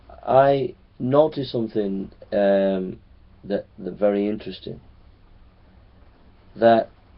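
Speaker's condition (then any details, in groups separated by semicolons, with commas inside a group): No condition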